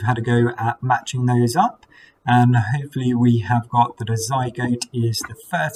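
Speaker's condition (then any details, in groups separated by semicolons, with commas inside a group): No condition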